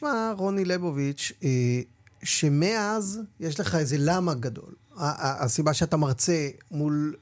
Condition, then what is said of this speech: No condition.